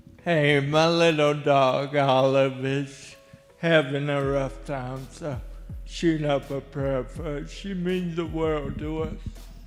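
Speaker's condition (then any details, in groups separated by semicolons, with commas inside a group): Cerebral palsy; from birth, walks with limp, cannot write; speech impairment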